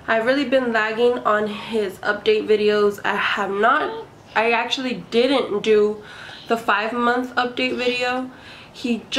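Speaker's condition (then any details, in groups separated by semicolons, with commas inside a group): No condition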